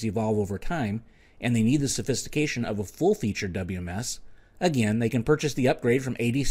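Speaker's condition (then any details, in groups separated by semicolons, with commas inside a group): No condition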